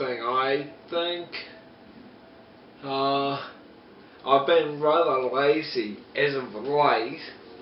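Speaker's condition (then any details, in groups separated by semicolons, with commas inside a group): Multiple sclerosis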